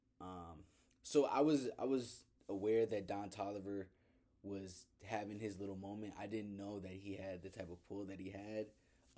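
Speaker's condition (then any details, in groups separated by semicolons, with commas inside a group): No condition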